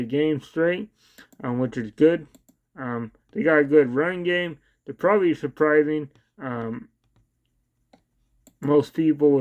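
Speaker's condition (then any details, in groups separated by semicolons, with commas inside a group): Cerebral palsy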